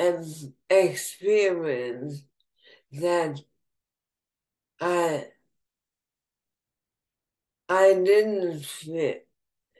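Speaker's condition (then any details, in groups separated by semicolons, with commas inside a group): ALS, bulbar form, bulbar onset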